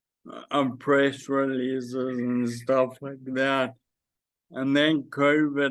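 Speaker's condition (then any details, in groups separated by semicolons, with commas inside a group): Friedreich's ataxia; spasticity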